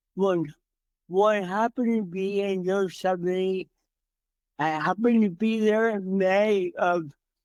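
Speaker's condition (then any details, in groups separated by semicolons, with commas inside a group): Cerebral palsy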